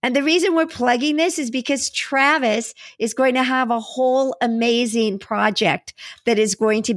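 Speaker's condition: No condition

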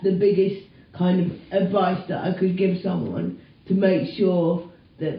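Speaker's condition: Cerebral palsy quadriplegia; full-time electric wheelchair user

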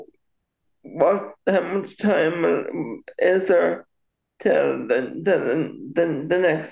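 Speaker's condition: Cerebral palsy; takes longer to form thoughts into words

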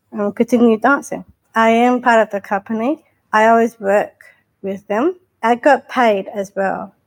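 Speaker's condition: Down syndrome; intellectual disability

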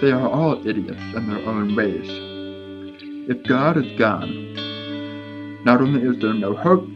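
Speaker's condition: Deafness with speech impediment; born deaf, years of speech therapy, English not familiar, cannot really hear voices in interviews; some words difficult to say, must adjust tongue to speak properly

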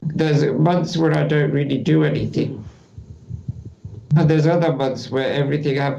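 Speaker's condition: Duchenne muscular dystrophy; lifelong, about 28 years, full-time wheelchair user, good finger ability with right technology and positioning; on ventilator to help breathing, uses programmable mouse and game controller

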